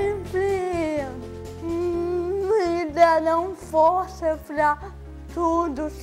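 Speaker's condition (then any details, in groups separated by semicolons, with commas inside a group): Cerebral palsy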